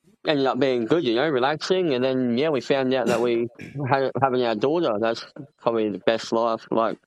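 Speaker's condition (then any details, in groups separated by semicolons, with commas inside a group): Cleft palate; congenital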